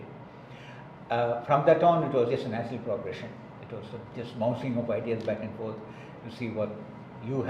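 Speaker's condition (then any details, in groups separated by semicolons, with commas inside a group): No condition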